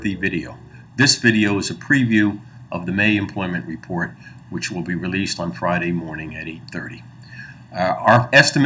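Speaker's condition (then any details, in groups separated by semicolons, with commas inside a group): No condition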